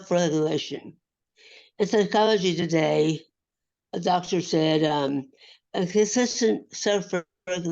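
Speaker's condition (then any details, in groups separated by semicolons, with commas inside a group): Acquired brain injury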